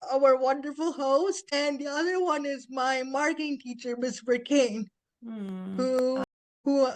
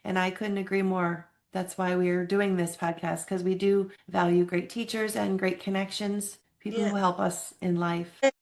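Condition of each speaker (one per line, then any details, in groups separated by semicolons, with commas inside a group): Spastic quadriplegic cerebral palsy; spastic quadriplegic, present from birth, limited mobility
No condition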